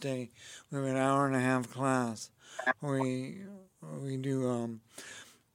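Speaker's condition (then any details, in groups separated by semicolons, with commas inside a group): Parkinson's disease; loss of smell first, tremor, symptoms long before diagnosis, diagnosed at Baylor University; pills, vigorous exercise, rocksteady boxing at Pavitt Fitness every Tuesday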